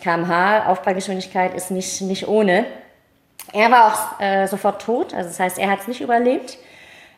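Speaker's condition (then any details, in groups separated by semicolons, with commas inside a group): Cleft palate, mild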